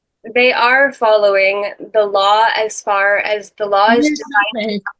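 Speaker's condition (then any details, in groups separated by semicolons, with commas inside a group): No condition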